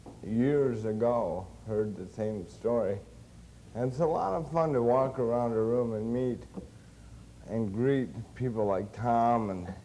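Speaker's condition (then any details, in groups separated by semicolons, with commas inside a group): Cerebral palsy; since birth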